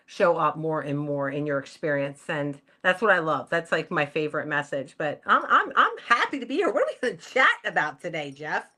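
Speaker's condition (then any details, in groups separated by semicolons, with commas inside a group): No condition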